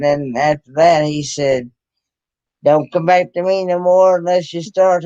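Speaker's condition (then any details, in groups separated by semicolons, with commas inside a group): Cerebral palsy; present since birth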